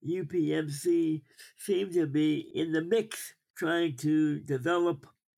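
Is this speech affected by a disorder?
Yes: cerebral palsy; weekday resident at D.T. Watson Hospital ages four and five, learned walking with braces.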